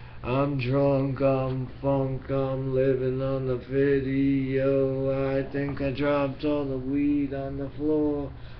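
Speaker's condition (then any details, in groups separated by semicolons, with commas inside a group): Brain injury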